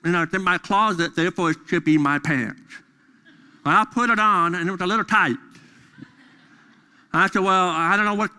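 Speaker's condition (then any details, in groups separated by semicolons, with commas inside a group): Deafness; deaf during school years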